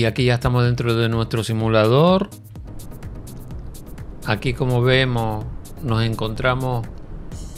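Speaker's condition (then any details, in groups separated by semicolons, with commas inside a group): No condition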